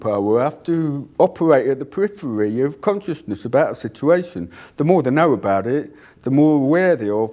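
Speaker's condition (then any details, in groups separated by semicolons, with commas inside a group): Deafness; cannot hear own voice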